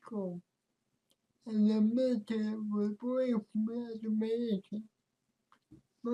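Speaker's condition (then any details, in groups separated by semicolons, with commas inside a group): Cerebral palsy; speech affected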